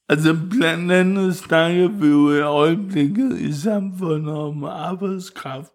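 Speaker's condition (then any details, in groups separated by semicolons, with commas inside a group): Cerebral palsy; first recorded as mentally retarded before cerebral palsy diagnosis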